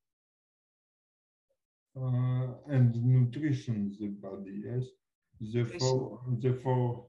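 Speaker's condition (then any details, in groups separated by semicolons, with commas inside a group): Cerebral palsy; from birth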